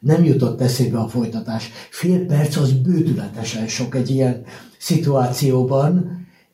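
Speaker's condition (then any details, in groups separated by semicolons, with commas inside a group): No condition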